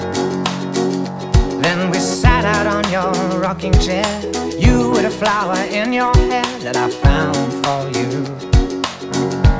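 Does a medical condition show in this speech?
No.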